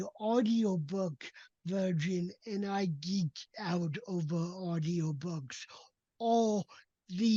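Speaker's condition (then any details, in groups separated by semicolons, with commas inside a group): Cerebral palsy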